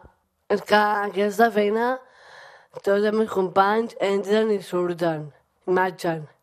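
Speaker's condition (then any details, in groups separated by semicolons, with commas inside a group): Down syndrome; 35% disability rating, adult aged 34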